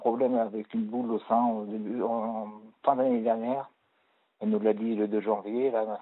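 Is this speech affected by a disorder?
Yes: Parkinson's disease; Parkinson's disease in third year, pronounced tremors at times, Sifrol stopped as not tolerated; arm and leg tremors, worse with stress, Sinemet four times daily, physiotherapy twice weekly.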